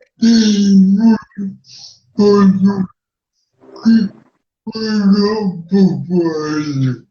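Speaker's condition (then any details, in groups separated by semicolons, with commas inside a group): Cerebral palsy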